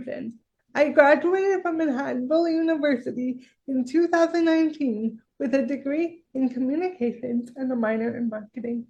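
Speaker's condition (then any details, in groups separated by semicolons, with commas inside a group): Cerebral palsy; severe, wheelchair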